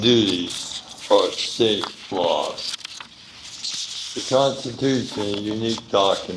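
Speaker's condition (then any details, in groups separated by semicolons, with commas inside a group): Medical condition affecting speech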